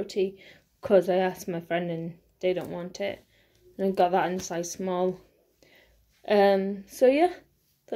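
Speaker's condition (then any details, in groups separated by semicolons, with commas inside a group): No condition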